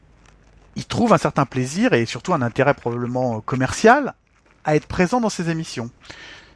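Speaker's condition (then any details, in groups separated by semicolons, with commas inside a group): No condition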